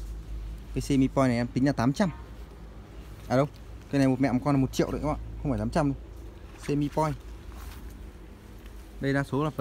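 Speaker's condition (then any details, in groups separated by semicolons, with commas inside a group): No condition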